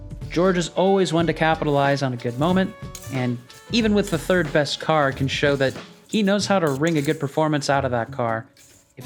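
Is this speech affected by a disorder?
No.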